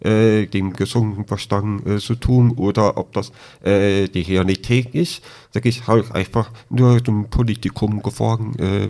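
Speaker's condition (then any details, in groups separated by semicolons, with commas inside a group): Deafness with cochlear implant, congenital deafness; 3-4 years relearning speech and hearing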